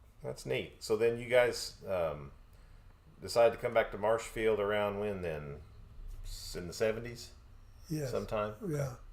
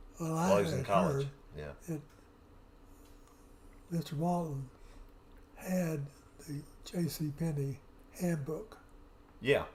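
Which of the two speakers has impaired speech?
The second: Parkinson's; affects voice.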